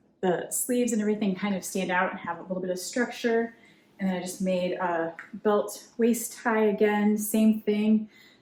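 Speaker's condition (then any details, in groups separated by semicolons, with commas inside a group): No condition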